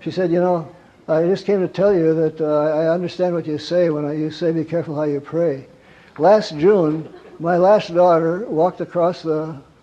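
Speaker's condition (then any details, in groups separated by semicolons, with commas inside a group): Parkinson's; wakes at night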